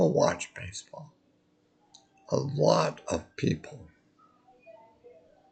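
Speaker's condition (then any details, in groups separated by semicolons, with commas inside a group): Multiple sclerosis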